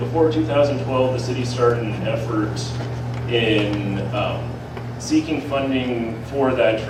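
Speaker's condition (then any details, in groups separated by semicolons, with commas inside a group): No condition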